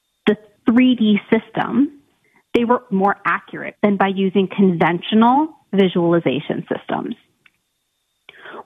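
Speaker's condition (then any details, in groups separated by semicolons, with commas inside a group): No condition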